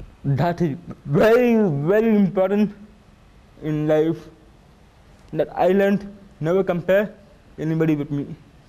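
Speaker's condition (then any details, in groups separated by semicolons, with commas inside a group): Cerebral palsy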